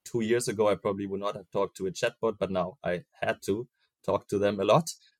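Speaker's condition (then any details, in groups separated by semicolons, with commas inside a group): No condition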